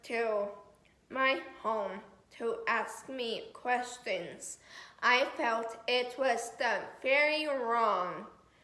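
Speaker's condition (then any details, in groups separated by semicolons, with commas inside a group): Cerebral palsy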